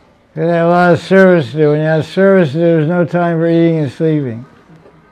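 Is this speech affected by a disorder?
Yes: deafness; finds sound way too loud.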